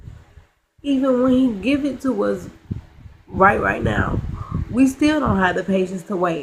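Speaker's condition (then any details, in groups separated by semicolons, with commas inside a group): Cerebral palsy, spastic; now talking and breathing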